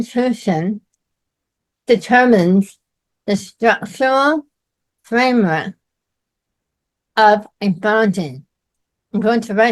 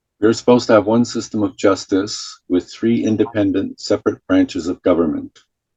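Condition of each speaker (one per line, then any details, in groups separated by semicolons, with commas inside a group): Myasthenia gravis
No condition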